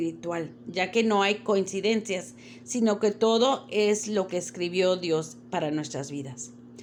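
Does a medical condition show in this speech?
No.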